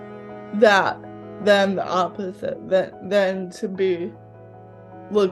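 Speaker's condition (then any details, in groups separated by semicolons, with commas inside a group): Cerebral palsy, mild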